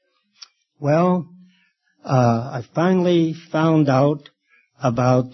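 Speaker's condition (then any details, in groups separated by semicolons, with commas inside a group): No condition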